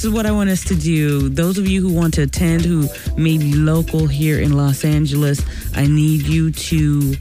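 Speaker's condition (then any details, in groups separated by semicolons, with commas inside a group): No condition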